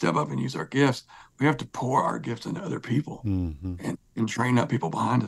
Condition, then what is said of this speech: Spasmodic dysphonia. So it just kind of grabs when I talk.